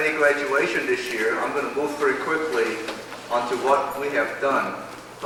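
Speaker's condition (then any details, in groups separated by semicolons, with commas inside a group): No condition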